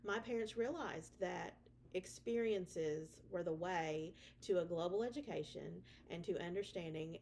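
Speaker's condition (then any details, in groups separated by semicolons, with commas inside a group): No condition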